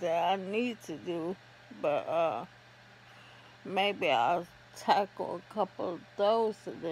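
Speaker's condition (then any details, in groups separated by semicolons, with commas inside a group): ALS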